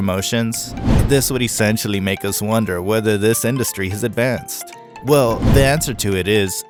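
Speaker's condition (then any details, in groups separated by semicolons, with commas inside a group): No condition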